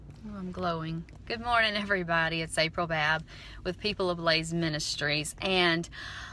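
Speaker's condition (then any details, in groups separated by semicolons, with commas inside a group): No condition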